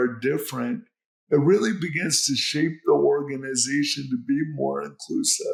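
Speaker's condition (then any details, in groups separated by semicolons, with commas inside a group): Cerebral palsy; speech unclear since childhood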